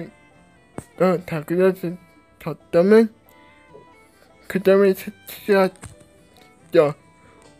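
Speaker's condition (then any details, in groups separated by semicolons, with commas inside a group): Cerebral palsy; brain lesion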